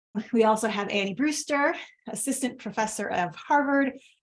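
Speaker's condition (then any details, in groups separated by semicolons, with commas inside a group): No condition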